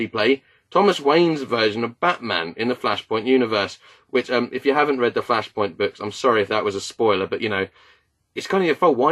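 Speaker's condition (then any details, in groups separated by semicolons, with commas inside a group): No condition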